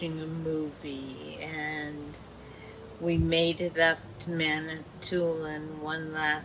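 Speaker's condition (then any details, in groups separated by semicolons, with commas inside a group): Dysarthria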